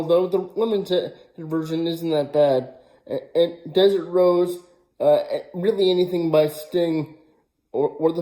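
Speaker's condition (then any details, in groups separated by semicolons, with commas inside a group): Cerebral palsy, spastic diplegia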